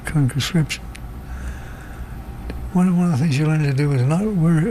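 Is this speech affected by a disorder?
Yes: Parkinson's disease; no tremor in hands or feet, no stoop, drugs help physical side, rarely stuck walking; progressing, cognitive effects, confusion, slow movements, wheelchair and walker, long-term care in Bedford, tires easily; slow speech, word-finding difficulty, loses thread, trouble finishing phrases, harder to hear recently, avoids hard words.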